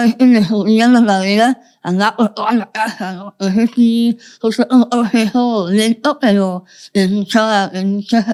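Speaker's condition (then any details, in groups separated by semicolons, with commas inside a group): Moebius syndrome; congenital, facial paralysis, no facial expression; 46 years since birth; communication not easy, speech not expected at birth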